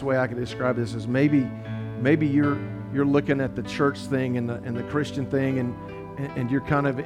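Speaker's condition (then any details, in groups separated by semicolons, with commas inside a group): No condition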